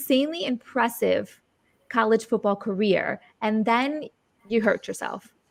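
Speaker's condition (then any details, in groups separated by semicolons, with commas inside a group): No condition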